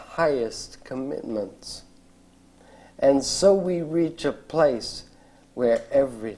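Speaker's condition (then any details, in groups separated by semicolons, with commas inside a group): ALS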